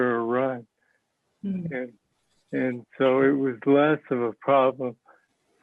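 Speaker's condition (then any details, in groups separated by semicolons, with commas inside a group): Parkinson's disease; DBS implant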